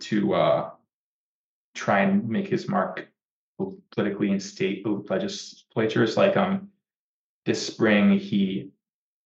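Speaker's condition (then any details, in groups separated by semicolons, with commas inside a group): Stutter; onset in early childhood, worsened markedly at puberty, family history: uncle, cousin, grandfather, two younger brothers; mostly blocks, more severe than brother's, no stuttering when talking only to himself or reflexively; repeated sounds, blocks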